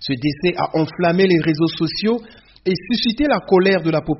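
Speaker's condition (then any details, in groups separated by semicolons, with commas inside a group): No condition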